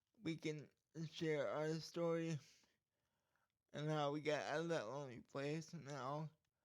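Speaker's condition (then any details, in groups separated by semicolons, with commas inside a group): Cerebral palsy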